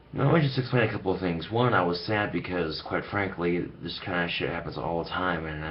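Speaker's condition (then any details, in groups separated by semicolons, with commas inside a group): No condition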